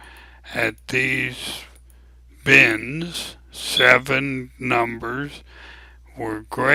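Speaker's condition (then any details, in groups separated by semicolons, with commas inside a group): ALS; abnormally slow voice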